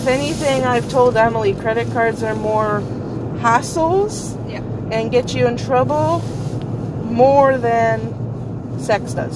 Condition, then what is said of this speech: None; typical speech.